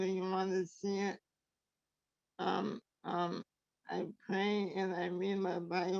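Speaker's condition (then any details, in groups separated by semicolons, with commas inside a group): Traumatic brain injury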